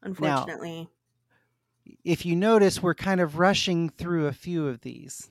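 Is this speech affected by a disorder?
No.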